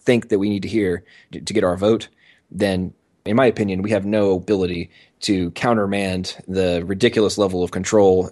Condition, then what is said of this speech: No condition.